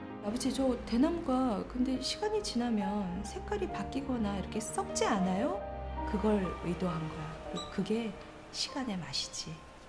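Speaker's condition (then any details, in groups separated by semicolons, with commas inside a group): No condition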